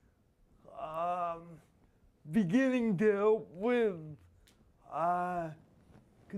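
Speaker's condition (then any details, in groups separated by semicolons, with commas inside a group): Spastic quadriplegia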